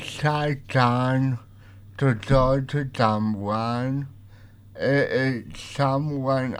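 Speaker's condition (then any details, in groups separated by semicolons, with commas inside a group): Cerebral palsy; uses light writer communication device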